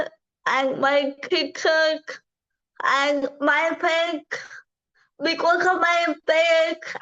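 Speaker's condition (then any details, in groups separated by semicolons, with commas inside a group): Cerebral palsy; from birth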